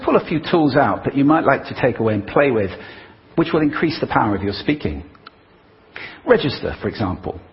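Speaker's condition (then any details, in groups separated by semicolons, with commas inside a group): No condition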